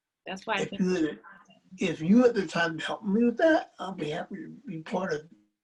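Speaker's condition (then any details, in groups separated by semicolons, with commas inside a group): Cerebral palsy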